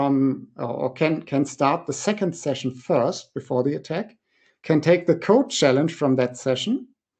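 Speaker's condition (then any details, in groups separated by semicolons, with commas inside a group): No condition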